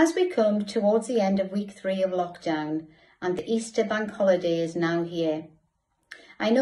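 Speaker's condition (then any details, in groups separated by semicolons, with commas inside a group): No condition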